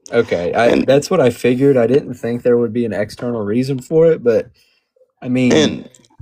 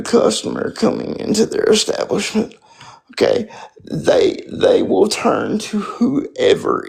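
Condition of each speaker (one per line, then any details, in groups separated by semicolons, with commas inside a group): No condition
Spastic quadriplegic cerebral palsy; spastic quadriplegic form, spinal surgery at age 6; wheelchair over 18 hours daily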